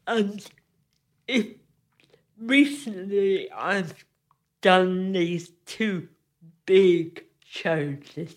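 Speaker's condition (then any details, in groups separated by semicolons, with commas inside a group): Cerebral palsy; physically affects creating art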